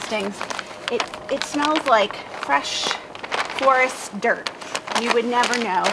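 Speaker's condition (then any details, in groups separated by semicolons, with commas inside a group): No condition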